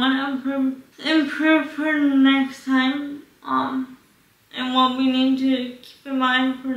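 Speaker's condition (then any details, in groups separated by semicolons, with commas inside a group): Cerebral palsy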